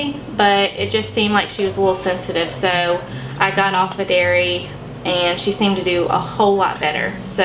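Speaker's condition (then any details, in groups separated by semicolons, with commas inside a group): No condition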